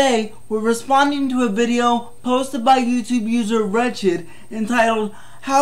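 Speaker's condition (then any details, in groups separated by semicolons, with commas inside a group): Cerebral palsy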